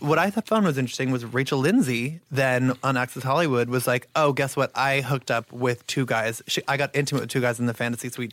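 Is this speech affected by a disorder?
No.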